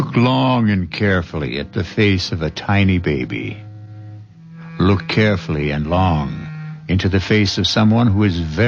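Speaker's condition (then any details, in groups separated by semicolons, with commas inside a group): No condition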